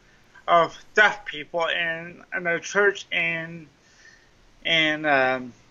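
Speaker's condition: Cerebral palsy; mild form, lifelong, slow running, about 21 minutes per mile, trouble writing with hands; speech impairment, likens own voice to drive-through speaker box, may sound drunk

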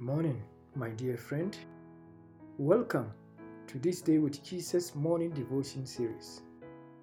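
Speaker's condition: No condition

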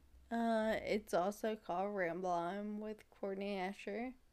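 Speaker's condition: Friedreich's ataxia; spinal fusion at 17

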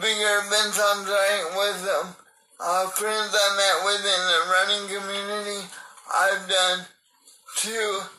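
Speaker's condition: Cerebral palsy; wheelchair user

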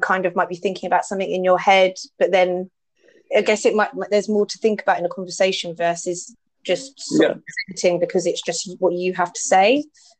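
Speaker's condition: No condition

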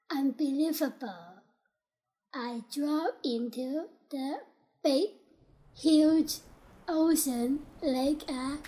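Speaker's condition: Down syndrome; developmental disability

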